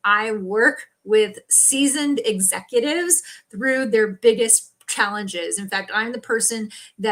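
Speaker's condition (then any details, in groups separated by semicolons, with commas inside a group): No condition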